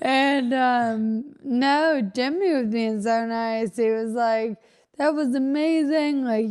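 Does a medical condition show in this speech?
Yes: Friedreich's ataxia; wheelchair user, gets around and functions independently, partner Matt makes daily life easier.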